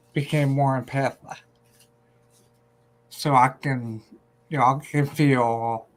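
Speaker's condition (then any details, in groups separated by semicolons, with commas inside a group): Ataxia; may slur speech, may sound drunk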